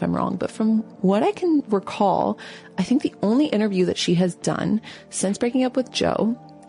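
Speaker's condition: No condition

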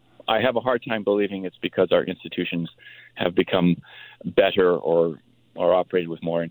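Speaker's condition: No condition

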